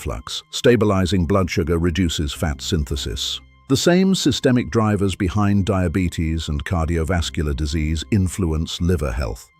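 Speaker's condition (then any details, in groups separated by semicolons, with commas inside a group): No condition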